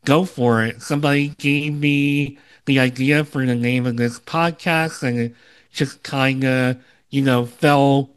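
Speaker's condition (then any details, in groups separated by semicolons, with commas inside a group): Cleft lip and palate, Opitz G/BBB syndrome; earlier low confidence speaking and presenting, improved with podcast practice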